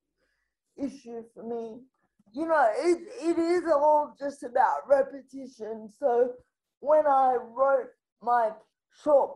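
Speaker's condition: Spastic quadriplegic cerebral palsy

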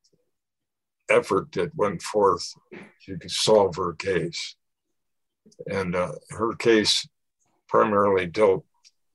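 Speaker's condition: Stroke; stroke shortly before recording; speech inhibited by stroke, may sound different

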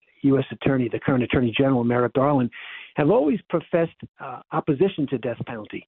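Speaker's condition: No condition

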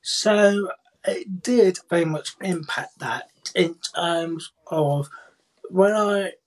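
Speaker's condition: Cerebral palsy, profound hearing loss; most BSL forgotten

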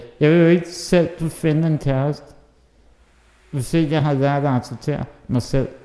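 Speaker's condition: Muscular dystrophy (muskelsvind); hereditary

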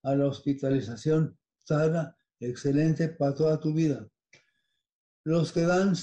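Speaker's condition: Parkinson's disease; age 93

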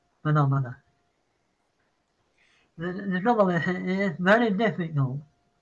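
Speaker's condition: Parkinson's; apologizes mid-sentence

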